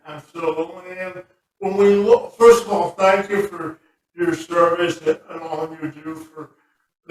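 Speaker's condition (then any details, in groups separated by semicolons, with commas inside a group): Cerebral palsy; from birth, never walked normally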